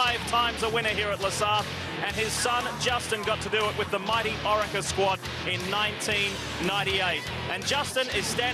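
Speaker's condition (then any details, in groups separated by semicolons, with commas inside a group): No condition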